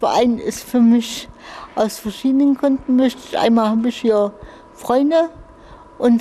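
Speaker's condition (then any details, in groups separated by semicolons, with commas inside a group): Infantile cerebral palsy; brain damage since birth, spastic, muscle cramping, restrictions in all areas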